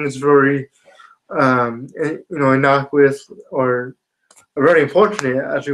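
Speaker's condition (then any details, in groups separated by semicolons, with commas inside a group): Spastic quadriplegia cerebral palsy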